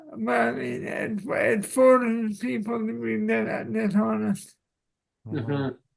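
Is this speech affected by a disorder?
Yes: cerebral palsy.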